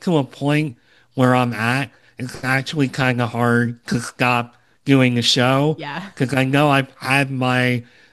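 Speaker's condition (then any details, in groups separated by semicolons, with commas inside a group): Cleft lip and palate, Opitz G/BBB syndrome; earlier low confidence speaking and presenting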